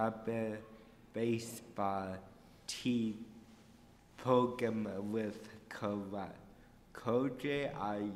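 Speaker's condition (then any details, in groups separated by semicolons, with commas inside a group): Cerebral palsy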